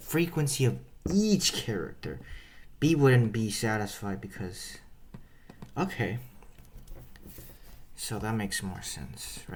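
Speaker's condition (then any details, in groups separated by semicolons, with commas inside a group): No condition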